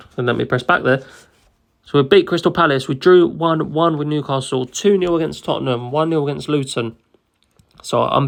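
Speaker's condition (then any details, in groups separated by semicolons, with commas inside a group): No condition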